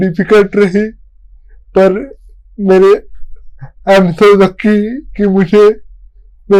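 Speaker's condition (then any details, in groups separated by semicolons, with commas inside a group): Cerebral palsy; since childhood; voice not clear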